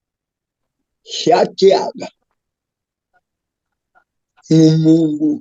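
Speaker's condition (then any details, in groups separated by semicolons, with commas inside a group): Cerebral palsy; physical disability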